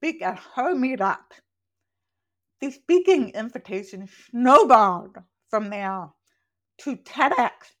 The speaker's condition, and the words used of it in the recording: Deafness. I was born profoundly deaf, and that came with this accent.